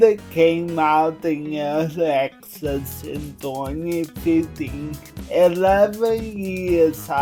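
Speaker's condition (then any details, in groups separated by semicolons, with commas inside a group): Cerebral palsy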